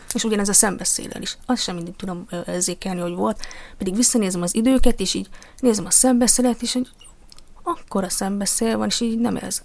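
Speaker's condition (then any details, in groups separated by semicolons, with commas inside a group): Deafness; cochlear implant 2.5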